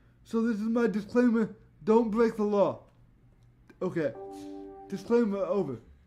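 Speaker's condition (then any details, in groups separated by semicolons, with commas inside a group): Cerebral palsy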